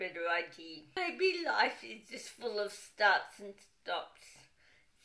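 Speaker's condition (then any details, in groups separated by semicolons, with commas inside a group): Cerebral palsy, dystonic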